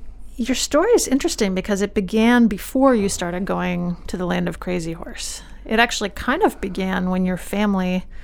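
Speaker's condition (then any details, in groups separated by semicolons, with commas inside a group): No condition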